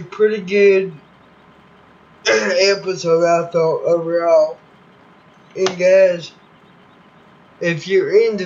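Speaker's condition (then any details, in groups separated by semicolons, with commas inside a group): Cerebral palsy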